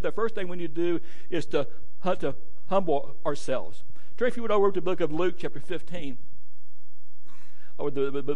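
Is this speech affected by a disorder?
Yes: stuttering; struggled with it for a while, adults at gadsdale said stutter barred preaching; worse when trying to stand still; here repeated sounds.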